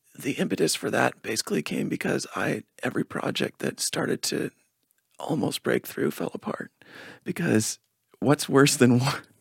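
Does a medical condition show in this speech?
Yes: spasmodic dysphonia; lower voice less consistent, higher pitch more pinched but words get out.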